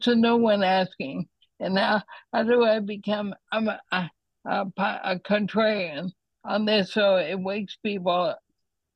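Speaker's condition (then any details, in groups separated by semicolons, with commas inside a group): ALS; needs a breath or two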